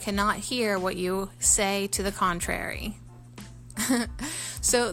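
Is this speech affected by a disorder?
No.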